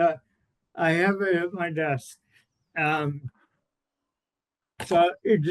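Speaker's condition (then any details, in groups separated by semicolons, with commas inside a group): Cerebral palsy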